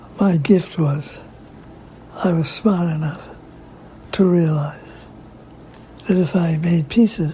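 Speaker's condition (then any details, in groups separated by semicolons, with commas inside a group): Parkinson's disease; lost voice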